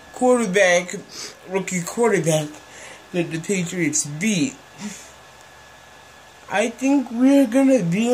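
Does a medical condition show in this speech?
Yes: cerebral palsy.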